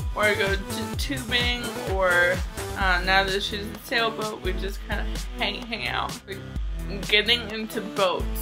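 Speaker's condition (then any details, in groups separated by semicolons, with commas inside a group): Cerebral palsy, mild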